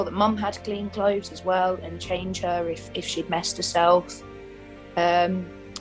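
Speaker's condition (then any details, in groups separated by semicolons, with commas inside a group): No condition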